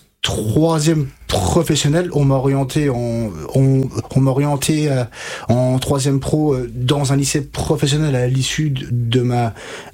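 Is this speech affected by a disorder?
Yes: stuttering; onset at age 5 to 6, untreated in childhood, severe until about age 20, therapy from 20; about 27 years since onset, years of therapy with Catherine Daubier, Nancy stuttering specialist, fluency techniques; blocks and repetitions now, formerly could not finish a sentence without blocking, froze reading aloud; here repeated sounds, prolonged sounds.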